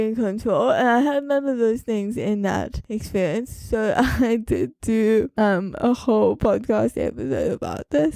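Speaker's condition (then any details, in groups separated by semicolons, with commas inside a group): Cerebral palsy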